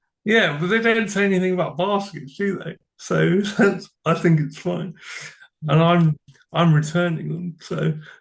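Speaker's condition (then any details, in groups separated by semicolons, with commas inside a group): Cerebral palsy; from birth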